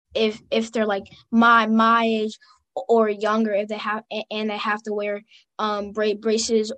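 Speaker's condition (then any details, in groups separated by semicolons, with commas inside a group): Stuttering; childhood onset, both parents stuttered in childhood; age 10; repeated sounds, repeated words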